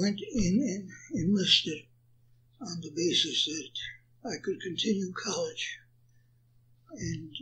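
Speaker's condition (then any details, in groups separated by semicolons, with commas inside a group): Parkinson's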